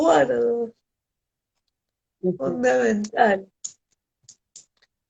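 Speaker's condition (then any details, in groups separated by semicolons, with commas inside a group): Cerebral palsy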